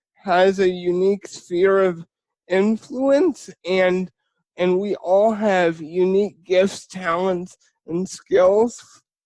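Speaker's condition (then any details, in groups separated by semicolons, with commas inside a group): Spastic cerebral palsy; spastic form, quadriplegia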